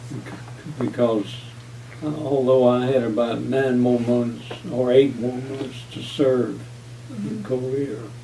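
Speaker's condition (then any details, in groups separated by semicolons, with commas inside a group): Parkinson's disease; about two years since onset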